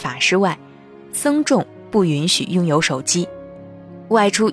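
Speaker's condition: No condition

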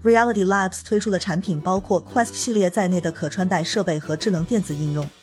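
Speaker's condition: No condition

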